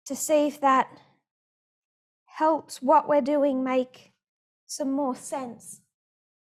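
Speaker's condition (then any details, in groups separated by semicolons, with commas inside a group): No condition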